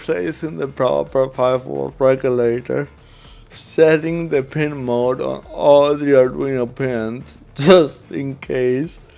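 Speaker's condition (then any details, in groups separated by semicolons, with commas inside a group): Cerebral palsy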